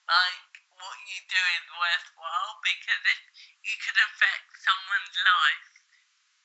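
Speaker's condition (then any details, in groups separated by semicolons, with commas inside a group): Cerebral palsy; cerebral palsy since childhood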